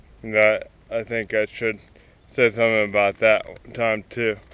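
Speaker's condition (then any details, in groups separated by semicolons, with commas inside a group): Cerebral palsy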